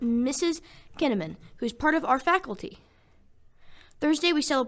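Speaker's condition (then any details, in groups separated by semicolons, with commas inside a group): No condition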